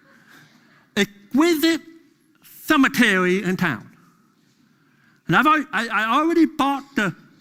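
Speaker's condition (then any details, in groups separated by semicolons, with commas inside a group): Deafness; deaf during school years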